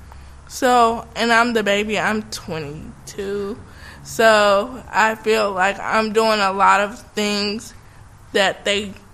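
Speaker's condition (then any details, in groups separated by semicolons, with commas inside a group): Cerebral palsy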